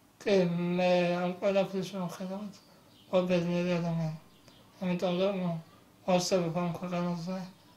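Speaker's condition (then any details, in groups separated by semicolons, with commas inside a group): Muscular dystrophy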